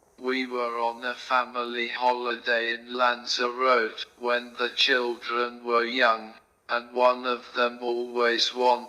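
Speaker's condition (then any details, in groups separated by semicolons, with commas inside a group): Motor neurone disease; right hand onset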